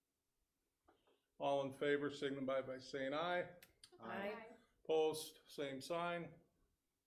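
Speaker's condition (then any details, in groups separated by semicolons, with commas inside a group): No condition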